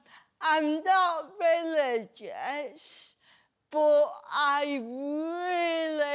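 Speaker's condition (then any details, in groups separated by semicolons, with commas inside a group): Cerebral palsy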